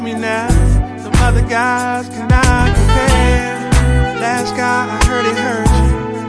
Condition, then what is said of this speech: None; typical speech.